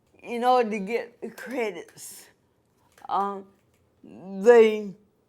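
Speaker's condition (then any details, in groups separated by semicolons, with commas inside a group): Cerebral palsy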